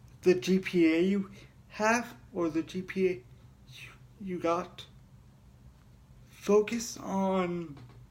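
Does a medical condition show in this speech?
Yes: cerebral palsy.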